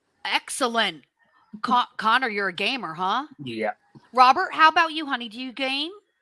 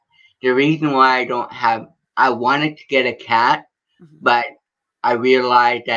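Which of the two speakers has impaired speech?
The second: cerebral palsy.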